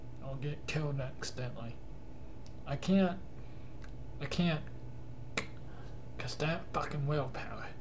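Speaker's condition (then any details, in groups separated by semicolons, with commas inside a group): Cerebral palsy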